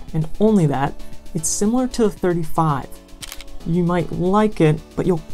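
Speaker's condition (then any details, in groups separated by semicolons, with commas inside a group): No condition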